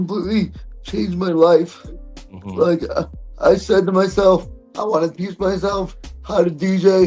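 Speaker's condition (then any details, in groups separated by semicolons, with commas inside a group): Cerebral palsy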